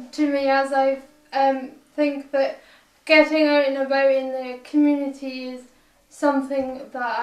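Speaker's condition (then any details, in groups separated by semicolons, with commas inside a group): Cerebral palsy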